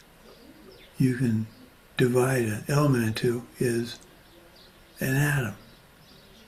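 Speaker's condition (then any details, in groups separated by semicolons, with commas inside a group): Parkinson's disease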